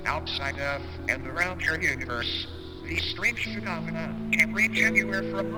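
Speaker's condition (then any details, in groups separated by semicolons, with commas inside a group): No condition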